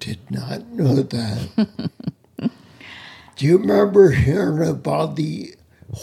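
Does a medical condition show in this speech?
Yes: spinocerebellar ataxia; speech impediment.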